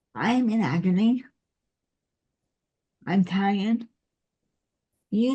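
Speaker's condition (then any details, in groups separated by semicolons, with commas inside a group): Cerebral palsy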